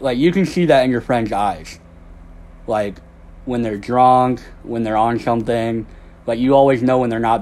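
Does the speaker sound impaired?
Yes: cleft lip and palate; one more surgery left.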